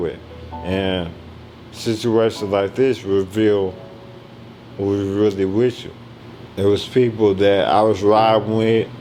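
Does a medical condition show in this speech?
Yes: ALS; speech progressively lost.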